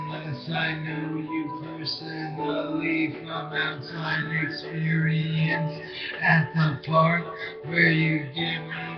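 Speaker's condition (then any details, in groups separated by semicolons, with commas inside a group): Brain injury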